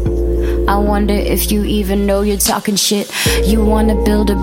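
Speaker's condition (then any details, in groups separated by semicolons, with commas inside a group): No condition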